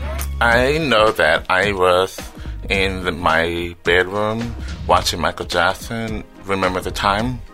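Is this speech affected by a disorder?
Yes: hearing loss with cochlear implant; hearing lost at age one, damaged cochlea, hearing aid and lip reading until cochlear implant surgery at 18; uses cochlear implant, may not pick up everything, needs good speaker to feel vibration; articulates words very clearly, plans words and grammar, speech therapy from first grade, special therapy post-implant.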